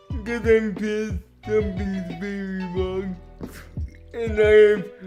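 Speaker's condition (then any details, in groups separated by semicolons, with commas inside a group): Cerebral palsy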